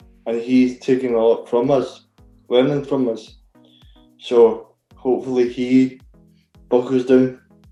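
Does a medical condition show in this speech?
Yes: cerebral palsy; very rigid body.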